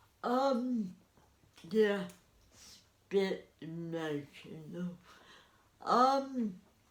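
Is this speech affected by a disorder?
Yes: cerebral palsy; spastic.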